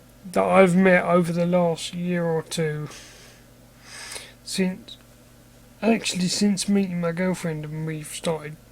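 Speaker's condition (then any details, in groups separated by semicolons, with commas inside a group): Cerebral palsy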